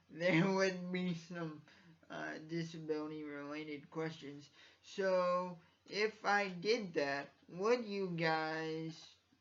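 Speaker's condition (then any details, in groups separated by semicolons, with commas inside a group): Cerebral palsy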